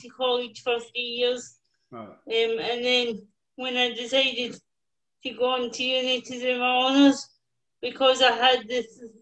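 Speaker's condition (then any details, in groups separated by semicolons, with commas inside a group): Cerebral palsy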